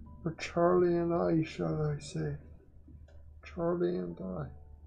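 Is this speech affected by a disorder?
Yes: quadriplegic cerebral palsy; uses one hand.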